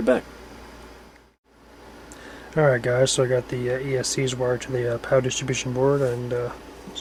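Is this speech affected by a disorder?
No.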